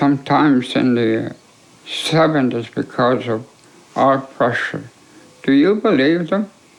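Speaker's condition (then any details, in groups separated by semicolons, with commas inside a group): ALS; affects swallowing and speech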